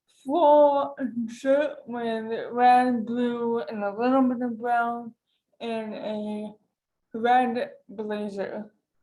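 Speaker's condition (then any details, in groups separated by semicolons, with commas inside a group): Cerebral palsy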